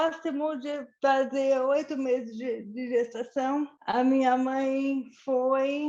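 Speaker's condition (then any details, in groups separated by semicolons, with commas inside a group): Cerebral palsy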